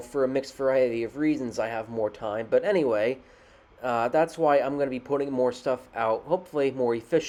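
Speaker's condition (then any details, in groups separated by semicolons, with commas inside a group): No condition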